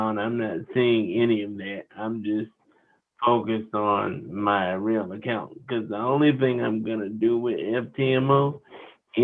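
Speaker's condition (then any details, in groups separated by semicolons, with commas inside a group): Cerebral palsy; wheelchair user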